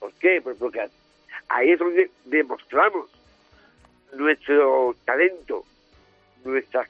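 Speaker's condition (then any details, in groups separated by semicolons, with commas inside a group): Down syndrome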